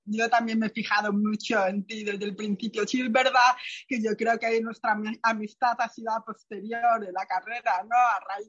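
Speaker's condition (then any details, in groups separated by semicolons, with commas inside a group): Profound bilateral hearing loss, post-meningitis profound bilateral sensorineural hearing loss; speech surprises people given deafness, childhood speech therapy abroad, relies on lip reading and facial gestures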